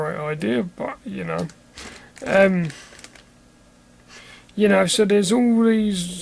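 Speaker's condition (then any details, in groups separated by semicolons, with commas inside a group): Cerebral palsy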